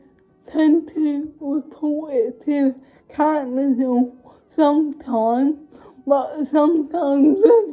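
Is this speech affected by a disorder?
Yes: cerebral palsy.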